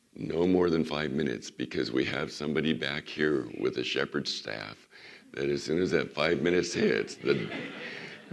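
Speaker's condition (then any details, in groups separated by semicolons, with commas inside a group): Vocal cord surgery recovery; voice not ready for full message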